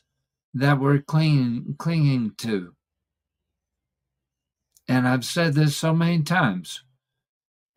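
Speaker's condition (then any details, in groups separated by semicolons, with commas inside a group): ALS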